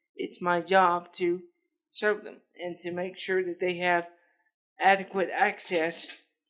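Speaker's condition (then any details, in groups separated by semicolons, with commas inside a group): Cerebral palsy; lifelong physical disability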